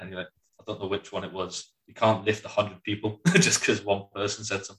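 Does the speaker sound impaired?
No.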